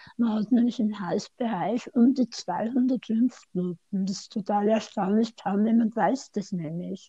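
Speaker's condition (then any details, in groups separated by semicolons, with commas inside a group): Tongue cancer surgery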